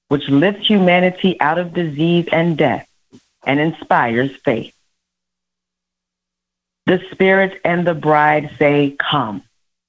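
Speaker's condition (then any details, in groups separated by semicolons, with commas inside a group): No condition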